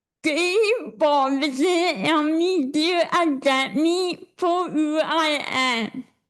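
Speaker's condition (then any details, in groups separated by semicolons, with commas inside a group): Cerebral palsy; affects hands and legs; speech affected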